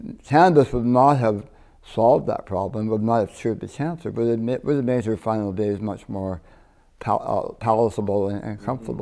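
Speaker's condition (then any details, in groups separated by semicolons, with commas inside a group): Partial glossectomy for tongue cancer; tongue cancer, one third tongue removed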